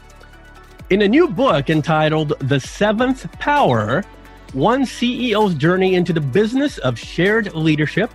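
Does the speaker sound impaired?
No.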